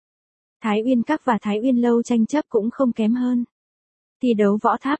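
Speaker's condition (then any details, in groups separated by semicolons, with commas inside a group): No condition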